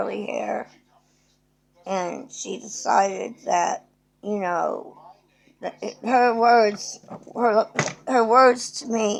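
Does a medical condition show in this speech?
Yes: cerebral palsy.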